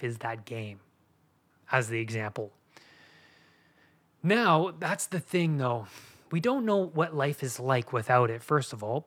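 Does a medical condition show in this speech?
No.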